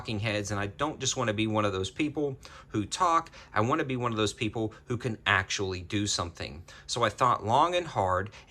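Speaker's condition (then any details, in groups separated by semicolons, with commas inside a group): No condition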